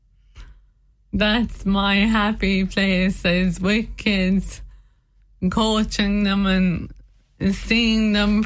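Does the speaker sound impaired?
Yes: motor neurone disease; hands worst affected.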